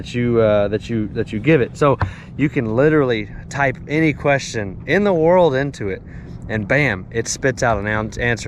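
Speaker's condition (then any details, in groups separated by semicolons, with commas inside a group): No condition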